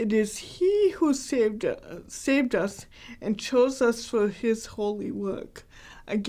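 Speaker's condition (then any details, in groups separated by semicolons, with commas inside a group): Cerebral palsy; very mild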